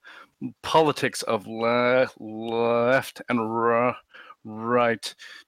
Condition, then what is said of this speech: Stuttering. Okay, so your stutter basically disappears when you sing or you rap, I guess, or when you have a rhythm.